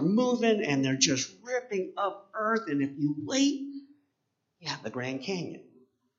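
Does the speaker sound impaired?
Yes: cleft palate; congenital cleft palate.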